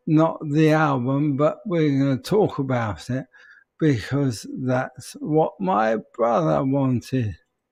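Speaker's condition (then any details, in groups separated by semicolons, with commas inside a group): ALS; speech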